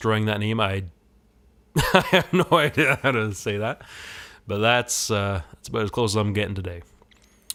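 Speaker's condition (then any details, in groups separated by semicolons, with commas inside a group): No condition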